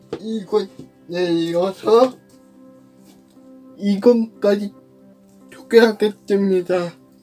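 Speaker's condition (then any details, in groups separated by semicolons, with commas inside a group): Cerebral palsy; brain lesion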